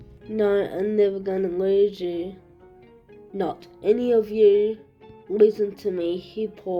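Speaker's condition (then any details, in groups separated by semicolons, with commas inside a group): Cerebral palsy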